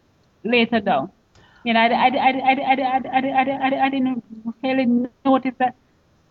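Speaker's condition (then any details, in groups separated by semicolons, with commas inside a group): Stuttering; stuttering since childhood, familial, father Thomas and an aunt stutter, only one of father's seven children affected; stutters on own first name, uses substitute name, stutters more when upset, feels panic when stuttering; repeated sounds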